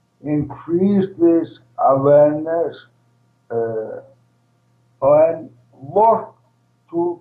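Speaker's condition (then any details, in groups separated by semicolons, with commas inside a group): ALS, primary lateral sclerosis, PLS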